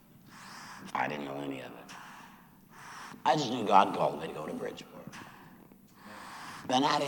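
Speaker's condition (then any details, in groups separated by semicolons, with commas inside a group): Laryngectomy after throat cancer; throat cancer treated with chemo and radiation, recurred, voice box removed, voice prosthesis placed; voice produced through throat prosthesis, likened to kazoo, altered tone of voice joked about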